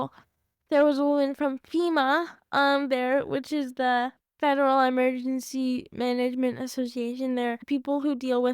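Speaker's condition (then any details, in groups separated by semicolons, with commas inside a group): Cerebral palsy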